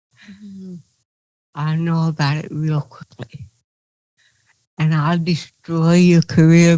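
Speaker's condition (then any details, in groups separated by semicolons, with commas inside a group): Cerebral palsy; since birth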